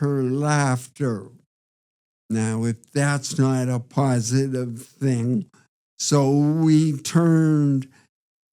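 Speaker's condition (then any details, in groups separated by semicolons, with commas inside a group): Parkinson's disease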